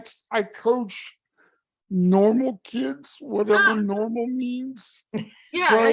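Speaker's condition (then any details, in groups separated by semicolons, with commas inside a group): Cerebral palsy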